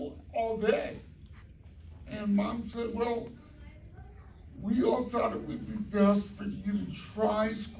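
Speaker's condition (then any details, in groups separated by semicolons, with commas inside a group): Cerebral palsy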